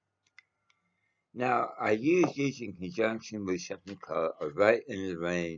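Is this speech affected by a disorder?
Yes: mouth cancer.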